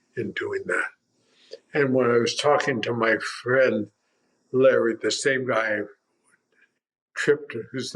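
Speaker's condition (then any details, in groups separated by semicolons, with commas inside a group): Primary lateral sclerosis; tongue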